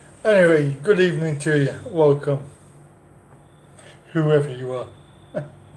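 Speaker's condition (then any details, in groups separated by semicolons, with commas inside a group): Cerebral palsy; back surgery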